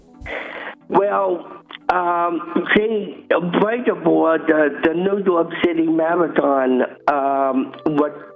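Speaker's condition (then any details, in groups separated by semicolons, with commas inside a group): Cerebral palsy; from birth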